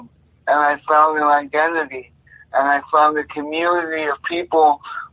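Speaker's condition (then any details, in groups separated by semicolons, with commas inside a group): Cerebral palsy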